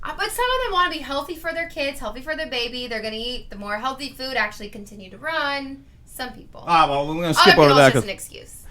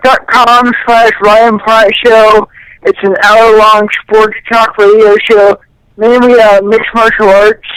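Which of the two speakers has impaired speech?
The second: cerebral palsy.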